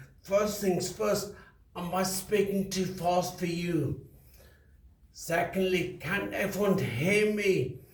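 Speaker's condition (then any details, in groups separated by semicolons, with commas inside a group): Traumatic brain injury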